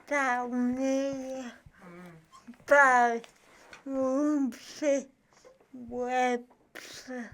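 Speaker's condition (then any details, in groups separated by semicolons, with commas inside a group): Cerebral palsy; from birth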